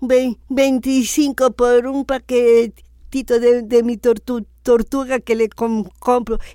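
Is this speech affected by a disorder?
Yes: Down syndrome; adult woman.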